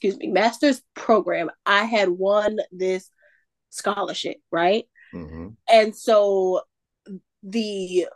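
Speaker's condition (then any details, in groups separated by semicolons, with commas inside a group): Stuttering; stutter since at least high school, caused shyness, quietness and shame then; still stutters, work role forced out of shell; stuttering not under own control; prolonged sounds, blocks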